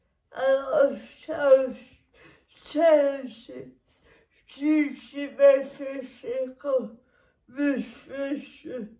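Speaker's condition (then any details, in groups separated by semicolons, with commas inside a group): Cerebral palsy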